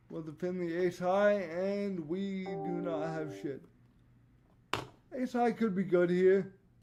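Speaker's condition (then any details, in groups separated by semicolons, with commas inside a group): Cerebral palsy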